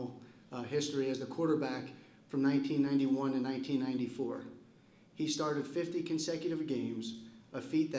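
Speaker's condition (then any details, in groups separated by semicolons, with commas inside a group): No condition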